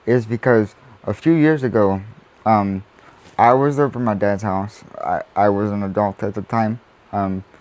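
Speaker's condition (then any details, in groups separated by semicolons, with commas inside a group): Cerebral palsy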